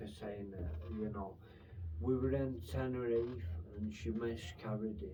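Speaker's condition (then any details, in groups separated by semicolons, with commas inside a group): Brain infection with surgery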